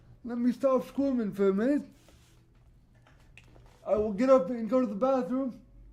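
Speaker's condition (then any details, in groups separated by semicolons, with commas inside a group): Cerebral palsy; voice tone sometimes odd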